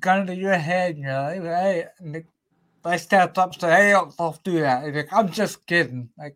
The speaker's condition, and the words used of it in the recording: Ataxia. Yeah, I kind of thought you had, you know, some kind of a disability because I know it affects your voice a little bit.